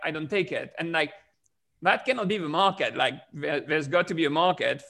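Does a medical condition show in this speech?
No.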